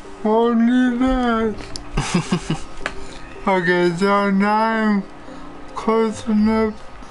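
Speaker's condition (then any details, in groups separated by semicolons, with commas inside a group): Cerebral palsy; wheelchair use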